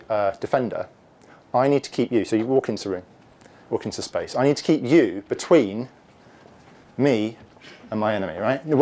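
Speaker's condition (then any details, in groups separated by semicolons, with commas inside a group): No condition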